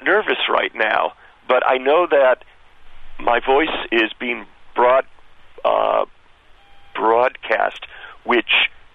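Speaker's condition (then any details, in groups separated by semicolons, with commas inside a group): Stuttering; described as behavioral rather than emotional; on-air call, broadcast is a stutter situation, not nervous, speaks fairly well; stutters in certain situations such as broadcasts, choice not conscious, not driven by nervousness; repeated sounds, prolonged sounds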